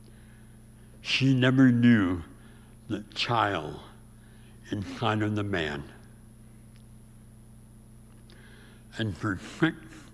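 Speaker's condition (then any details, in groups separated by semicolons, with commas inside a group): Severe speech impediment; from early childhood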